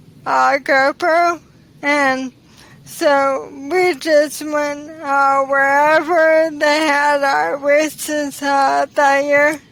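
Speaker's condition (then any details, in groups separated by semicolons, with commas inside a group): ALS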